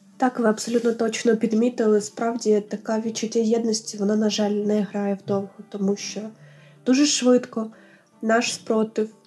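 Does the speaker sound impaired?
No.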